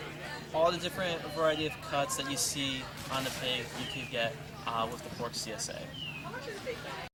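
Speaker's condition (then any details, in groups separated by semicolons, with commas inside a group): No condition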